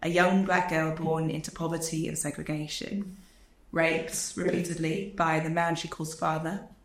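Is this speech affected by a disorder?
No.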